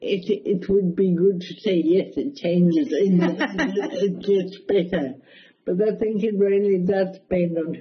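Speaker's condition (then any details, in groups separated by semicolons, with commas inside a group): Cerebral palsy, mild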